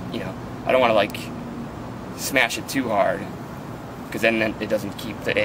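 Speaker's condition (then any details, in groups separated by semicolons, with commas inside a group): No condition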